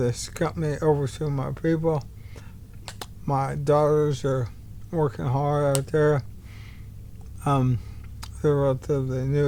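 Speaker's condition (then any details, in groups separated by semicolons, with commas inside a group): ALS; bulbar-upper onset, tongue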